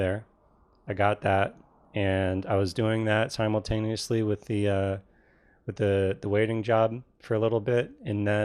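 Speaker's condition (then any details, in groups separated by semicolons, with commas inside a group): No condition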